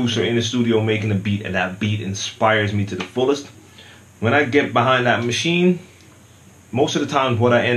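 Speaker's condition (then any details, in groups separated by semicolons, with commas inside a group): No condition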